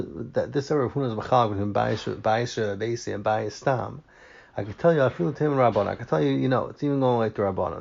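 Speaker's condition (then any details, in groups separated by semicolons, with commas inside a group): No condition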